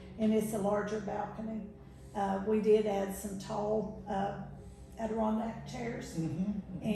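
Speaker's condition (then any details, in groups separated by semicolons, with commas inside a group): No condition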